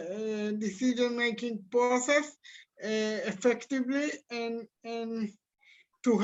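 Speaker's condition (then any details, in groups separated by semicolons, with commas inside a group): Cerebral palsy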